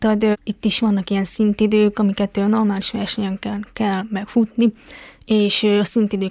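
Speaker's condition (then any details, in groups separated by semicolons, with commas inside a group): Deafness; congenital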